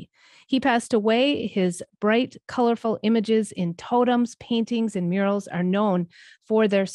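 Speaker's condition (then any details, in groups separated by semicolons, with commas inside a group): No condition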